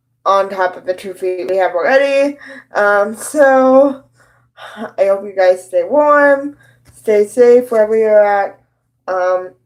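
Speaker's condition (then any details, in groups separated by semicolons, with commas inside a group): Cerebral palsy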